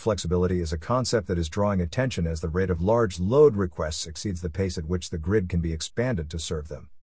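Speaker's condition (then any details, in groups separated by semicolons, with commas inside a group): No condition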